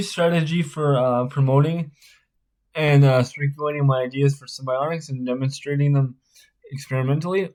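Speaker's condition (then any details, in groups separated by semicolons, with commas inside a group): Spastic cerebral palsy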